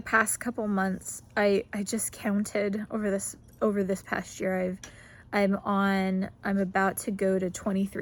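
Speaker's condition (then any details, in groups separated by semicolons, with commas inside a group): No condition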